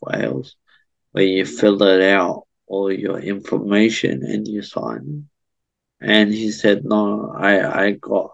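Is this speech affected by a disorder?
Yes: cerebral palsy.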